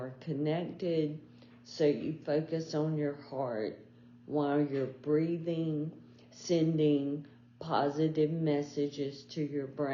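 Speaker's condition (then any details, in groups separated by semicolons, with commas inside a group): ALS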